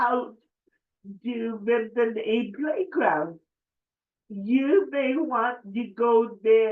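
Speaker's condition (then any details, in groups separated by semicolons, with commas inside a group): Cerebral palsy; affects speech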